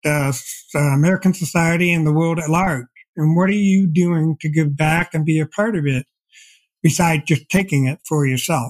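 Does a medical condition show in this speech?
Yes: deafblindness; progressive.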